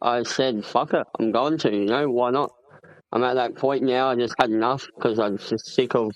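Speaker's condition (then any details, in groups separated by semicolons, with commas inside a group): Cleft palate; congenital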